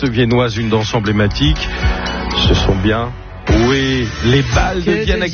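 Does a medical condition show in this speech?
No.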